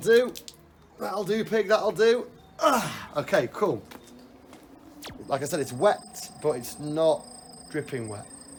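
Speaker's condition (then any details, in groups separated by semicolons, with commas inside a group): No condition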